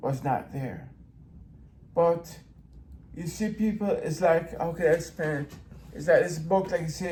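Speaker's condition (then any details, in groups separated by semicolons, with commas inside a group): Brain injury; in brain injury rehab facility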